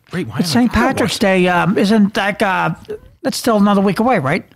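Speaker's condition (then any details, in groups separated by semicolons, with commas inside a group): No condition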